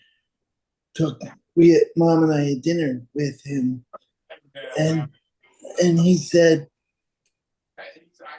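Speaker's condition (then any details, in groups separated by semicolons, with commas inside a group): Cerebral palsy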